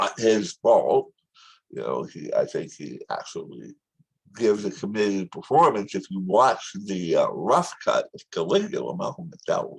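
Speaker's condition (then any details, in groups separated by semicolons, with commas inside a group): Tongue cancer surgery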